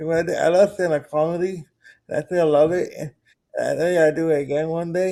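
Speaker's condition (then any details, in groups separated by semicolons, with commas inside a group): Cerebral palsy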